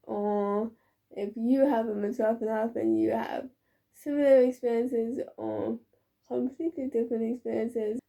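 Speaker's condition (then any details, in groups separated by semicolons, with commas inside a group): Cerebral palsy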